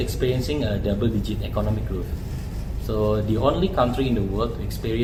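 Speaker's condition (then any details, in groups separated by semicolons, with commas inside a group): No condition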